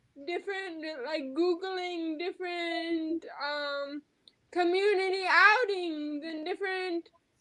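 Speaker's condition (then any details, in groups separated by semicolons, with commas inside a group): Quadriplegic cerebral palsy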